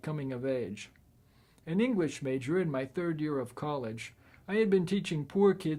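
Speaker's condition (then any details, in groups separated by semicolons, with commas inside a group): No condition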